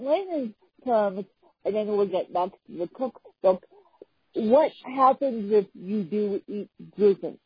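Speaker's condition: Cerebral palsy; chronic physical disability

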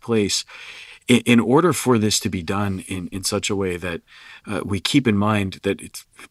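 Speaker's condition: No condition

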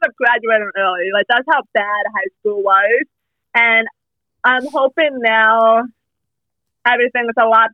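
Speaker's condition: Hearing loss, speech impediment, mild; speaks better than in childhood

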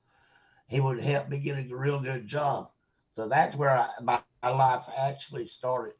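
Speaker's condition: Mosaic Down syndrome; age 56

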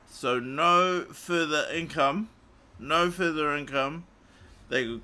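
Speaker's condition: Cerebral palsy; morphine not allowed after it

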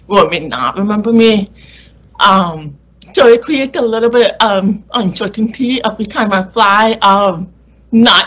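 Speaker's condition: Deaf or hard of hearing

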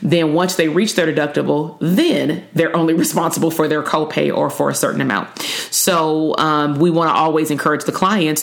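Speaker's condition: No condition

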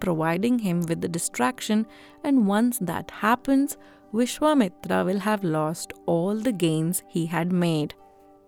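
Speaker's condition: No condition

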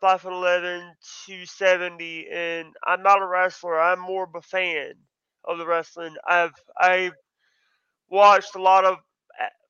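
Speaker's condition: Stuttering; stuttering problem; worse when nervous; repeated words, prolonged sounds

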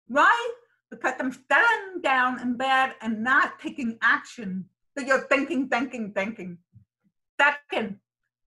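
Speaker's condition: Deafness, sensorineural hearing loss; congenital profound sensorineural, damaged nerves, found 9 months, behind-ear aid at 10, adult cochlear implant; raised oral, about 10 years speech therapy, mainstreamed in public school

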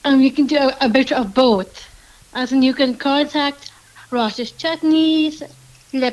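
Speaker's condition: Down syndrome

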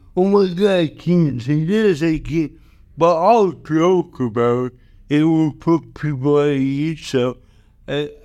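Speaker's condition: Cerebral palsy

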